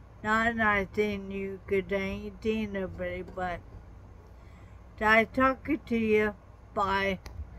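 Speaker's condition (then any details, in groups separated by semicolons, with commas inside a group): Traumatic brain injury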